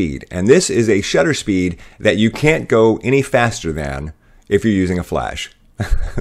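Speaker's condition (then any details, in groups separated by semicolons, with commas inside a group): No condition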